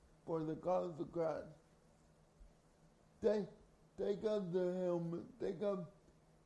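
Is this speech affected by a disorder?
Yes: cerebral palsy; from birth.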